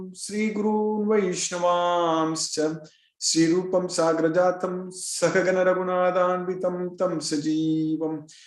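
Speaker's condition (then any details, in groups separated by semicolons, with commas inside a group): No condition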